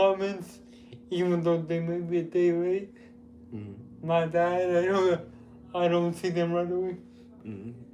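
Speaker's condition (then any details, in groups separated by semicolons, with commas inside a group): Cerebral palsy; with developmental delay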